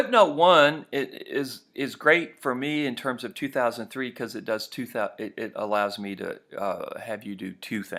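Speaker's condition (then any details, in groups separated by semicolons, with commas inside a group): No condition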